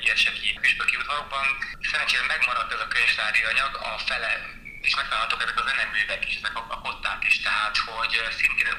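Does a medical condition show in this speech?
No.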